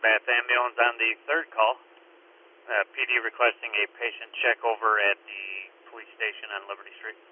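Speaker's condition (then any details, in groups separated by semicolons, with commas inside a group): No condition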